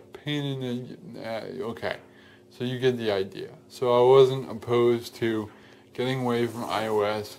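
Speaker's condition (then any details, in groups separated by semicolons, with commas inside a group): Cerebral palsy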